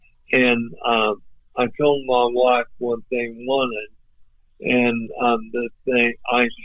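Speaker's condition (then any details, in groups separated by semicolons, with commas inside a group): ALS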